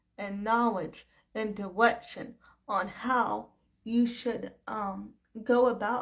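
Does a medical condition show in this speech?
Yes: cerebral palsy; quadriplegic, all four limbs, brain hemorrhage as premature newborn.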